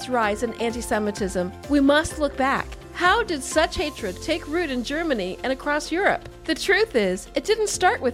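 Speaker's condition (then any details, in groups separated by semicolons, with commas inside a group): No condition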